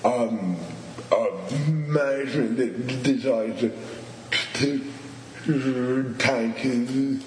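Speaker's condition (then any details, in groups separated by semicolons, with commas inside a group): Stuttering; stuttering since at least teenage years, also cerebral palsy, which compounds things; has had long disfluent moments on own name; repeated sounds, prolonged sounds, blocks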